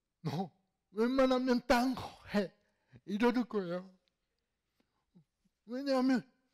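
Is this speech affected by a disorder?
Yes: cerebral palsy; fairly severe in childhood.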